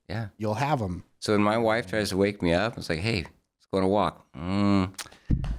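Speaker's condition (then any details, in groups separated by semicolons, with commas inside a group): No condition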